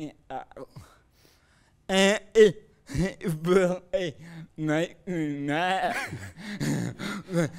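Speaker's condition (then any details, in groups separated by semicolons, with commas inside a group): Cerebral palsy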